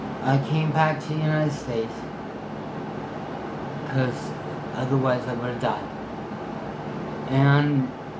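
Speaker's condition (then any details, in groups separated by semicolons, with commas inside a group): Traumatic brain injury; one-month coma; relearned talking after coma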